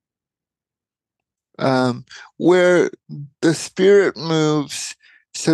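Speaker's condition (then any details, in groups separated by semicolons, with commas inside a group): Cerebral palsy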